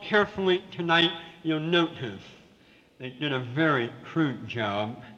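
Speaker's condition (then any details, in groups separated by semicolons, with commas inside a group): Severe cleft palate with lisp; congenital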